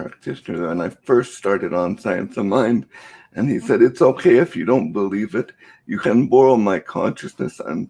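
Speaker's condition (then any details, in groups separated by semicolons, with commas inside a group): Cerebral palsy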